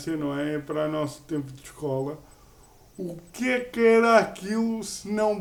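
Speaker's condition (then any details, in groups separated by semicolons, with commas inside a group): Cerebral palsy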